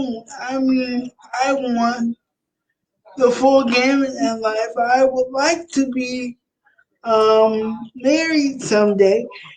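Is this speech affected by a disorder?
Yes: cerebral palsy.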